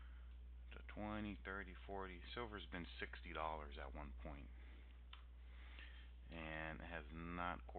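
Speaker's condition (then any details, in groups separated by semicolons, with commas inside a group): No condition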